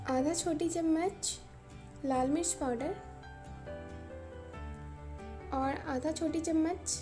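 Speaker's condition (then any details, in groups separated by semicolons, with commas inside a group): No condition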